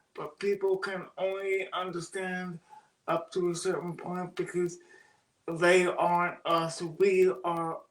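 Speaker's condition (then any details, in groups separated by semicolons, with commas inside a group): Cerebral palsy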